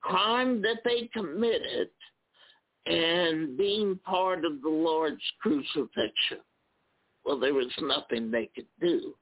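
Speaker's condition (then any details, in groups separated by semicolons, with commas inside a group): Spasmodic dysphonia; recent Botox injections into vocal cords; unsure whether voice is coming across all right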